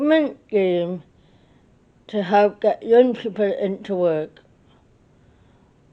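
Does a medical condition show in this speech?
Yes: cerebral palsy.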